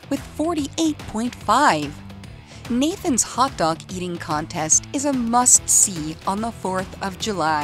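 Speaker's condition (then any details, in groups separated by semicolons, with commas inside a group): No condition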